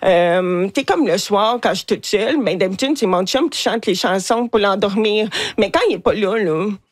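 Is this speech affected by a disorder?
Yes: hearing loss with cochlear implant; hard of hearing, removed at night, hears nothing without implant, familial deafness; own singing described as not very nice.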